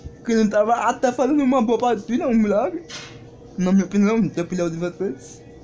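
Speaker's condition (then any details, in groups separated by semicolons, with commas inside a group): Cerebral palsy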